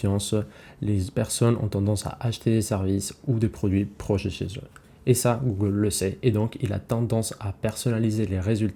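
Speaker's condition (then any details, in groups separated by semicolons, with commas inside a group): No condition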